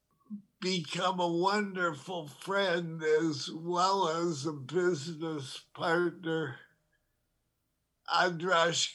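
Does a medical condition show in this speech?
Yes: Parkinson's disease; uses medical cannabis for tremor relief.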